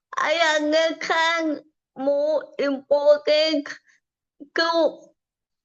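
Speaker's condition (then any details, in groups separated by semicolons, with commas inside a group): Cerebral palsy; from birth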